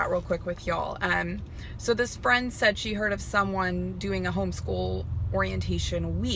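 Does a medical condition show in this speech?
No.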